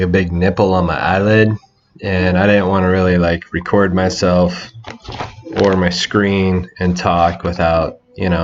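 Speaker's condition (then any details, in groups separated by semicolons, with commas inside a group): No condition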